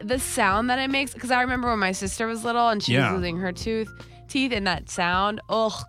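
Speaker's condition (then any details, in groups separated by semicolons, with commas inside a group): No condition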